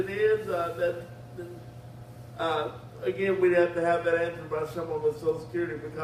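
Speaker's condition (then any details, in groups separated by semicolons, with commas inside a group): Cerebral palsy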